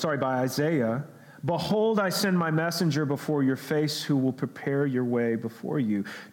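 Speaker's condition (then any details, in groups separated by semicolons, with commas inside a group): No condition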